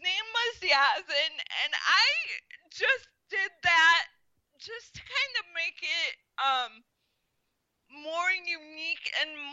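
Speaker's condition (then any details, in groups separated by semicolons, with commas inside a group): Spastic quadriplegic cerebral palsy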